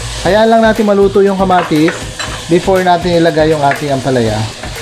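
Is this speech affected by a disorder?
No.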